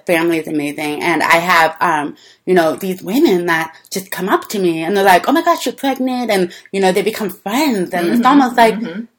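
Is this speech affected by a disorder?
Yes: deafness; deaf since childhood; speaks well, learned speech through childhood lessons with visual computer speech feedback.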